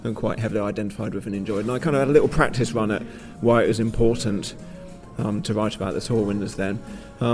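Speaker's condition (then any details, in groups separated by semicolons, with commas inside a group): No condition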